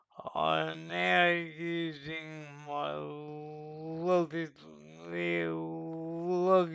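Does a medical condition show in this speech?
Yes: cerebral palsy.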